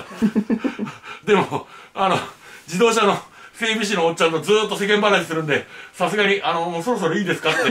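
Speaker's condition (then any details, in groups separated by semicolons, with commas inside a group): No condition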